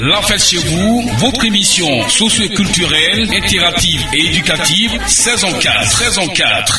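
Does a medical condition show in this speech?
No.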